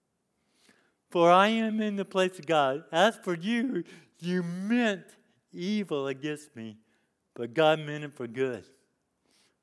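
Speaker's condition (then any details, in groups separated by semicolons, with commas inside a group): Cerebral palsy; lifelong disability since youth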